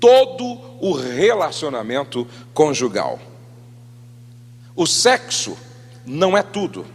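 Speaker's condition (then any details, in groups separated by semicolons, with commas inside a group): No condition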